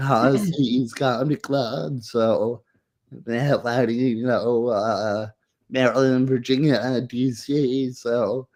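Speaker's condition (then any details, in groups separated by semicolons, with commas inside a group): Muscular dystrophy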